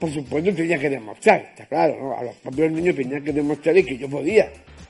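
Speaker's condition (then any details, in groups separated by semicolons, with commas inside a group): Down syndrome; genetic disorder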